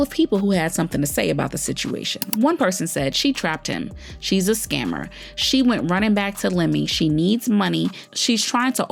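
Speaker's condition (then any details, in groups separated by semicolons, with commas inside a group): No condition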